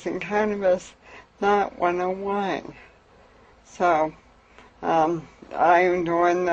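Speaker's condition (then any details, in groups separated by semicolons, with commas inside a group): Amyotrophic lateral sclerosis; lost use of arms; about 24 years since diagnosis, uses cannabis; speech improved with cannabis, cannot cough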